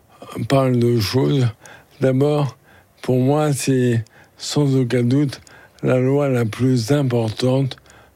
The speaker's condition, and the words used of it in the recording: ALS (motor neuron disease). Et en ce moment-là, dans quelques jours ou semaines, je ne sais pas, je vais perdre ma voix.